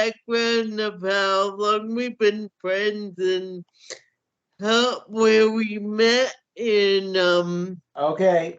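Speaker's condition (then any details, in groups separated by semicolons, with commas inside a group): Cerebral palsy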